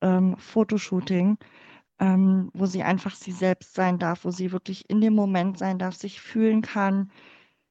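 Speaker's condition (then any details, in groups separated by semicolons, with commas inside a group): Cleft palate; infant feeding difficulty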